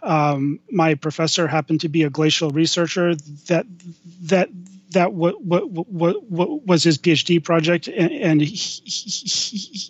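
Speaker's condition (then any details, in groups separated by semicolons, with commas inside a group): Stuttering; lifelong stutter; may freeze up mid-speech, then gets back on a roll; repeated sounds, repeated words, prolonged sounds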